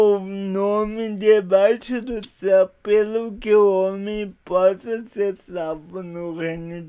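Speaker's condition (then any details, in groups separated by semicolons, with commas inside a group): Paralysis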